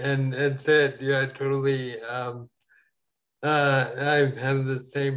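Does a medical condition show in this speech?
Yes: ataxia; falls.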